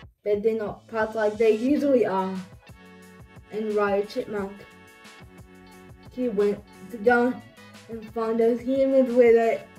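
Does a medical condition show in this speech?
Yes: cerebral palsy.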